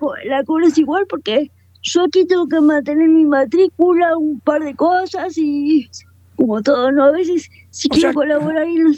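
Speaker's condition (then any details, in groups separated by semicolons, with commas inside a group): Cerebral palsy, quadriparesis; wheelchair user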